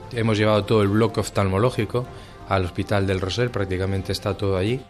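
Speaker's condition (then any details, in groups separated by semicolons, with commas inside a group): No condition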